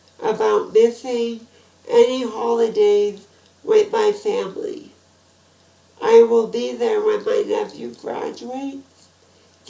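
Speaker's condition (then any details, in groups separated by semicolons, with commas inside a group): Spinal muscular atrophy type 2; spinal muscular atrophy type 2, genetic; diagnosed at 18 months, about 29 years, progressing, untreated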